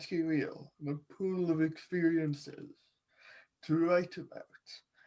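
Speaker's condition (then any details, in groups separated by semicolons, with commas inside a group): Cerebral palsy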